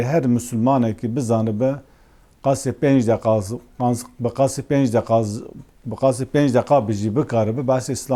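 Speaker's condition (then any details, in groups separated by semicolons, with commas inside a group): No condition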